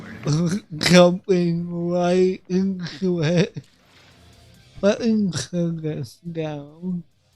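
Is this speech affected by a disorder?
Yes: cerebral palsy; affects voice.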